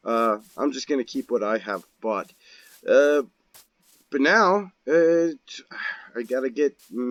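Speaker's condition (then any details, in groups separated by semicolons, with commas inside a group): No condition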